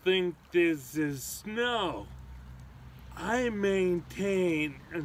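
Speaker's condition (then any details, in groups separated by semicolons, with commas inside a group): Ataxia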